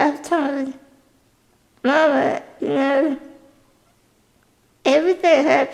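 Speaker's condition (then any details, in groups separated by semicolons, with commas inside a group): Spinal muscular atrophy type 2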